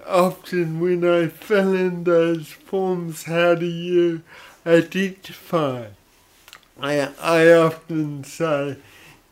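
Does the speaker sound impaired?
Yes: cerebral palsy; brain damage at or around birth, affects coordination and muscle control of whole body; early loss of function, post-impairment syndrome from working body hard, condition itself non-degenerative; odd sort of voice.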